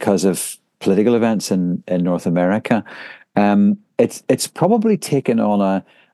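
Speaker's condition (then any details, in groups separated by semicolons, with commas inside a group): No condition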